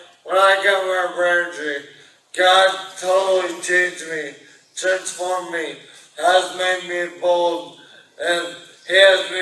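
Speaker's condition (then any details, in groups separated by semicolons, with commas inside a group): Brain injury; caused by car wreck; once unable to speak or breathe, now recovered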